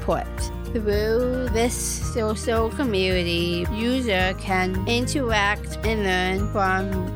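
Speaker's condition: Down syndrome; adult woman

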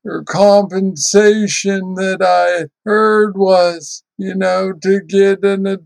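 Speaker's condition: Parkinson's disease, young onset; sees movement disorder specialist every 6 weeks or sooner, occupational and movement therapy

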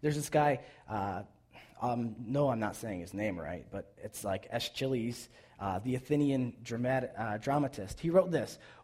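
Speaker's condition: No condition

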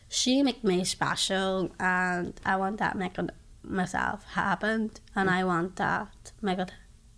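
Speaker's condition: Down syndrome; age 21

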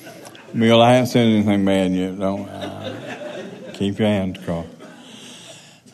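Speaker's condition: Parkinson's

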